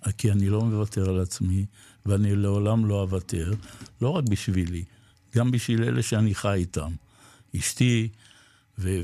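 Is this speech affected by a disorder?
Yes: Parkinson's disease; recently diagnosed, makes body and daily life difficult, had to sell motorcycle.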